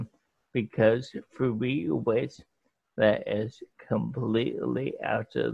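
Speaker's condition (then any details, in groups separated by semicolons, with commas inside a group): ALS; about 20 years since diagnosis, no reported progression; hard time speaking, speech obviously affected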